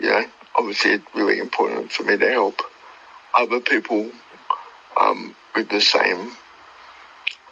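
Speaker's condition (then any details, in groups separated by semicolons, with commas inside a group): Cerebral palsy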